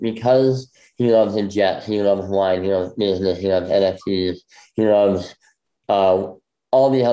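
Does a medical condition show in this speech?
Yes: bilateral cleft lip; congenital bilateral.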